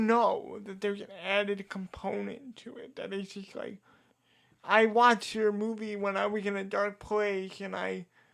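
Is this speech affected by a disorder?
Yes: cerebral palsy; diagnosed age two.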